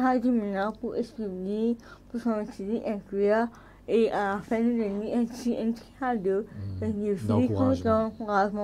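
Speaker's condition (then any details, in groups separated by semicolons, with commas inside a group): Cerebral palsy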